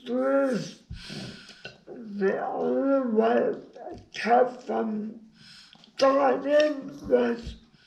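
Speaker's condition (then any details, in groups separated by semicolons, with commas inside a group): Brain injury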